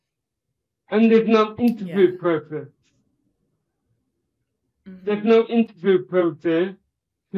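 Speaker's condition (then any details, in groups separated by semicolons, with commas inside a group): Cerebral palsy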